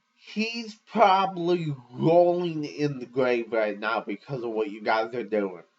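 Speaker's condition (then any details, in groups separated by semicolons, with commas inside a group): Cerebral palsy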